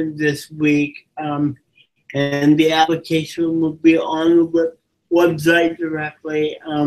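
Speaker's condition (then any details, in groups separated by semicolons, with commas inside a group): Cerebral palsy; from birth, physical disability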